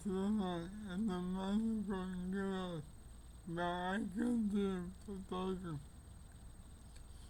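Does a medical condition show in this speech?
Yes: cerebral palsy; history of pneumonia; poor meal posture affects swallowing, sitting straighter helps.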